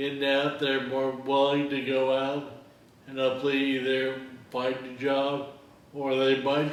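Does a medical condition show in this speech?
Yes: Friedreich ataxia; inherited.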